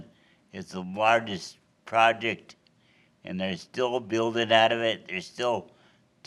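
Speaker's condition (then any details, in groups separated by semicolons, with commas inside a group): Cerebral palsy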